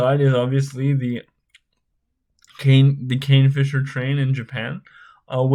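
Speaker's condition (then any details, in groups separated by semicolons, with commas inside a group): Spastic cerebral palsy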